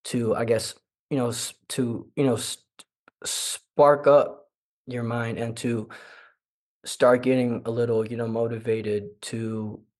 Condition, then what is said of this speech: Stuttering. And, you know, also, you know, there are times where, you know, like I feel like I need to hide my stutter, like if it's with friends and family.